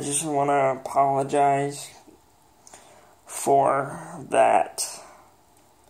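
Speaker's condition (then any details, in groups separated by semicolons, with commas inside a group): Cerebral palsy, mild; speech sometimes affected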